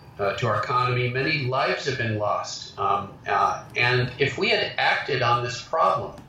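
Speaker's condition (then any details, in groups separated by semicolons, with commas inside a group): No condition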